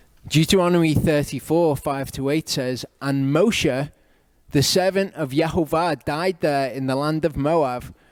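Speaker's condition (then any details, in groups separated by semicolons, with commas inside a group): No condition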